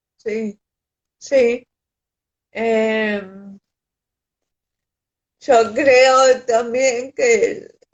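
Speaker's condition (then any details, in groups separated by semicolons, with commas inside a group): Cerebral palsy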